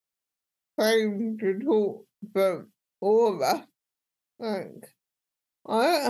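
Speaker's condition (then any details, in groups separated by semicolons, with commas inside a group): Cerebral palsy; speech impediment, speaking very hard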